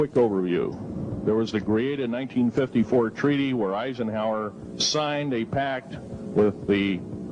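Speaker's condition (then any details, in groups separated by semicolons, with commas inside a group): No condition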